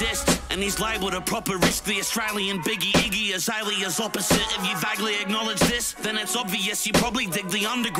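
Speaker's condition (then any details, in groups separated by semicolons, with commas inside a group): No condition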